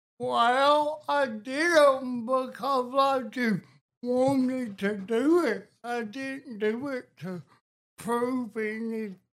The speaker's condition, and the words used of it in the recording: Cerebral palsy. Still to this day, I cannot hear my voice.